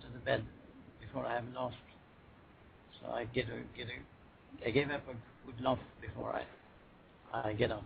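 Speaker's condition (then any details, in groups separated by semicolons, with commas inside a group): Parkinson's disease; self-adjusted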